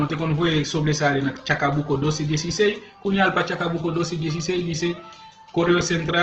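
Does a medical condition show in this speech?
No.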